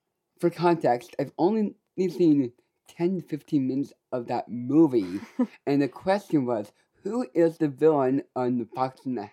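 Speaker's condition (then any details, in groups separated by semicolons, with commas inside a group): Down syndrome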